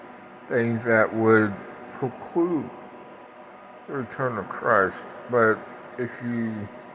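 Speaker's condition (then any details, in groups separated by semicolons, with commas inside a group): Parkinson's; speech impediment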